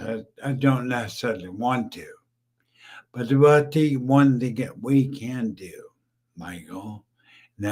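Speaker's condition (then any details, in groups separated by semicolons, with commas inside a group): Brain injury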